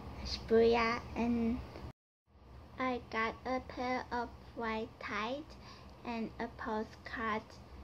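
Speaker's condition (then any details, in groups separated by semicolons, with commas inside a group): Cerebral palsy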